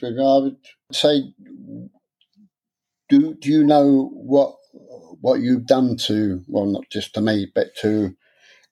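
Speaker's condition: Stammer; stammer from about age seven, after parents' deaths, speech worsened in stressful adult periods; after three-day starfish project speech therapy course, uses taught breathing technique; still gets stuck on some words, formerly swapped words and own name; repeated sounds, blocks

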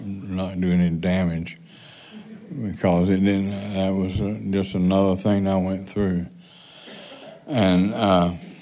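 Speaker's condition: Parkinson's

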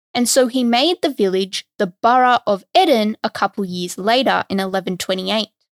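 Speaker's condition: No condition

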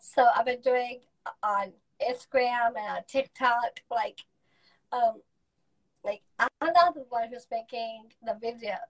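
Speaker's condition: Down syndrome; present from birth, lifelong

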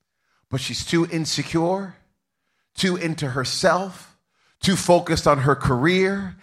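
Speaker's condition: No condition

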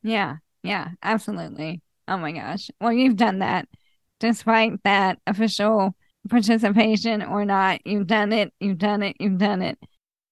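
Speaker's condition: ALS; very slow progression

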